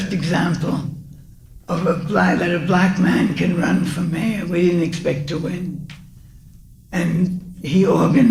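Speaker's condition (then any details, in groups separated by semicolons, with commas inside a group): Parkinson's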